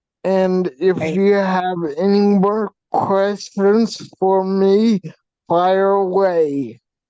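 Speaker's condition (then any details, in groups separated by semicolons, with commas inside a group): Facial paralysis from hydrocephalus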